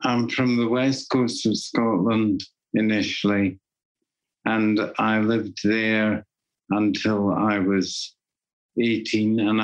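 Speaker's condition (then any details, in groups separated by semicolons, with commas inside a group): Parkinson's disease; records poetry readings to help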